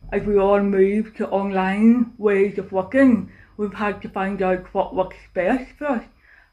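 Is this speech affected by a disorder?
Yes: deafness; cannot use telephone.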